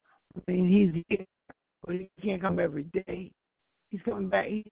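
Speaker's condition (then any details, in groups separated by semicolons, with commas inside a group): Parkinson's disease; no longer drives, still dressing alone, once needed help with clothes; barely able to walk; voice affected by Parkinson's, hard to hear on the phone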